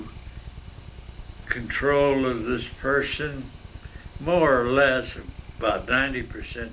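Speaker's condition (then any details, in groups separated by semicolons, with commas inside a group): Myasthenia gravis; neurological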